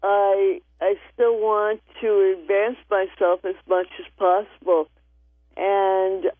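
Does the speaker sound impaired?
Yes: cerebral palsy; twin sister unaffected.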